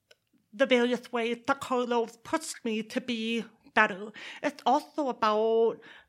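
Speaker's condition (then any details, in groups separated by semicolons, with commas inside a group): Deafness; deaf accent combined with Texas accent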